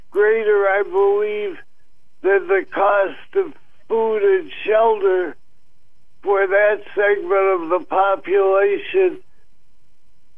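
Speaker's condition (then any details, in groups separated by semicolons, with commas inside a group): Parkinson's disease, mild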